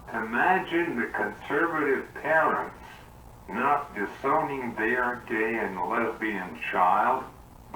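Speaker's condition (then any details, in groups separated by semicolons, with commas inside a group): Cerebral palsy; uses wheelchair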